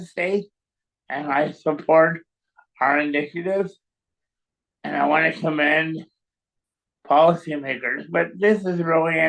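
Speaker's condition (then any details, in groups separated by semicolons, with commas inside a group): Cerebral palsy; long-term services and supports; voice may sound raised or yelling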